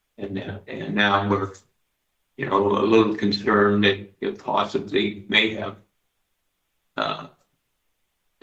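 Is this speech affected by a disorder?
Yes: Parkinson's disease.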